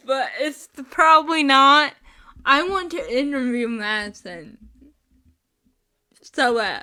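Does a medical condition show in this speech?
Yes: spastic cerebral palsy, mixed.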